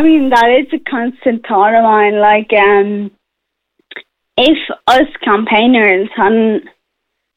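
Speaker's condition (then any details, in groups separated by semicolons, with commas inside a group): Friedreich's ataxia; drug that slows progression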